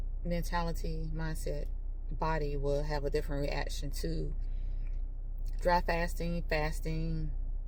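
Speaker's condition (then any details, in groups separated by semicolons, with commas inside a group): No condition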